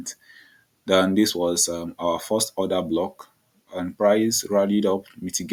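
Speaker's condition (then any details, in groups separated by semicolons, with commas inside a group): No condition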